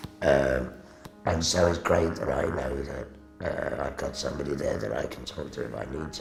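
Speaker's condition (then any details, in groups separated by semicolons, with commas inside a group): Head and neck cancer; diagnosed about 5 years ago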